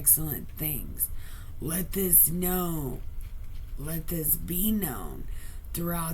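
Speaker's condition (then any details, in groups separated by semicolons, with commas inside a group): Brain injury; right side numb including tongue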